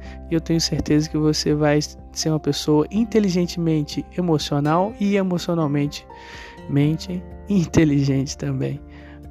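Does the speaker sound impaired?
No.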